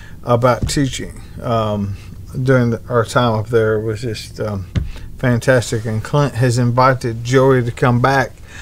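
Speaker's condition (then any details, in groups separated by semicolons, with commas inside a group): ALS; bulbar-upper onset, tongue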